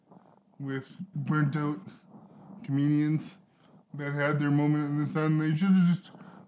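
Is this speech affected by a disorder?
Yes: cerebral palsy; spastic.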